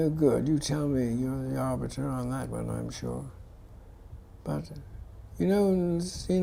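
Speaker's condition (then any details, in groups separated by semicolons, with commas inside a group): Parkinson's disease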